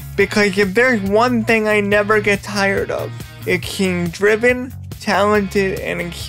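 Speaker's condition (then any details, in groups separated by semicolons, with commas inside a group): Cerebral palsy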